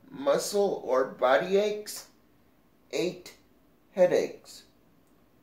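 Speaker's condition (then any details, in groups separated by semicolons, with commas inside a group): Cerebral palsy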